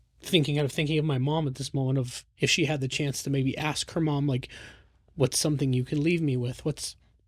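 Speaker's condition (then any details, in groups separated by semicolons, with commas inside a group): No condition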